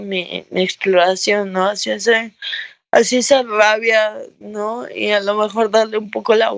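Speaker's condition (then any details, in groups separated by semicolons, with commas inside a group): Cerebral palsy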